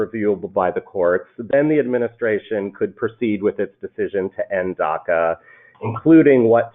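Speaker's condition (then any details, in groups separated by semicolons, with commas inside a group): No condition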